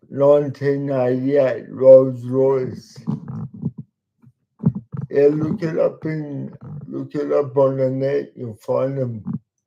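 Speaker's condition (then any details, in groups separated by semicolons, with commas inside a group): Cerebral palsy; talks slowly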